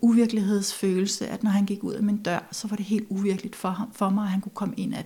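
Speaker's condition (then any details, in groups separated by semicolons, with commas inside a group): No condition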